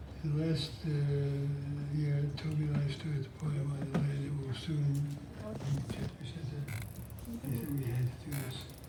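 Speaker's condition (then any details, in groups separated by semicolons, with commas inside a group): Parkinson's disease; recently diagnosed, late onset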